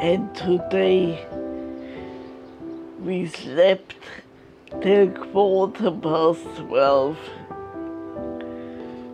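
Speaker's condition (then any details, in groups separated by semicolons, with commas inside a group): Multiple sclerosis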